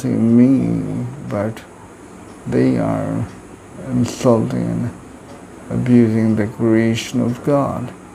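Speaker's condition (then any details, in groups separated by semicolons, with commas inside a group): Cerebral palsy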